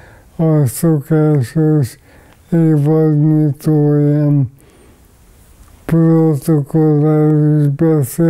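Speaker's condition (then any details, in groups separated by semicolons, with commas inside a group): ALS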